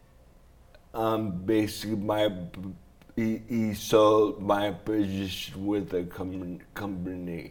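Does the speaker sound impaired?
Yes: traumatic brain injury; diffuse axonal brain shearing from snowboard crash into tree, cerebellum damaged, month-and-a-half coma, walks with walker; slurred speech, thinking sharp, relearned talking and swallowing after coma.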